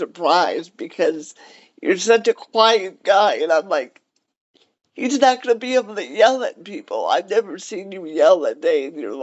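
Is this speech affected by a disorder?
Yes: cerebral palsy; cerebral palsy, wheelchair.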